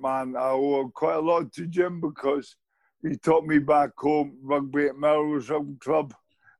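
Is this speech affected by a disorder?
Yes: motor neurone disease; nearly 4 years since diagnosis, needs help showering, feeding and dressing, still walks, gym, climbs stairs.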